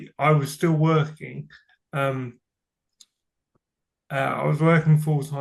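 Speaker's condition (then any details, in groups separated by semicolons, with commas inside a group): Cerebral palsy; from birth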